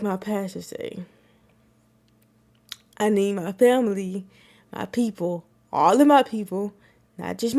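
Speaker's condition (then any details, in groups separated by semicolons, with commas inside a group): Cerebral palsy; caused by stroke in womb, premature, wheelchair user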